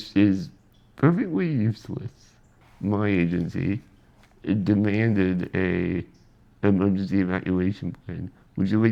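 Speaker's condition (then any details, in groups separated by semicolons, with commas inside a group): Spinal muscular atrophy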